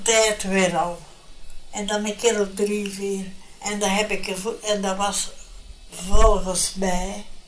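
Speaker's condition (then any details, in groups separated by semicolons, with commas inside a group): Brain hemorrhage; unable to speak afterwards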